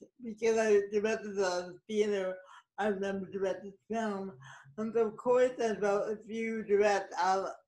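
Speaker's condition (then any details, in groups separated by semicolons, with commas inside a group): Cerebral palsy; speech can sound drunk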